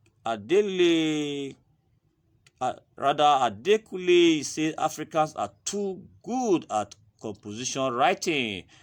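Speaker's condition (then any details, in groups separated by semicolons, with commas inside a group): No condition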